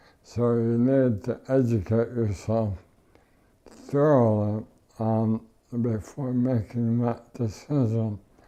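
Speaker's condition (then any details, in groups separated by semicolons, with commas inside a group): ALS; tracheotomy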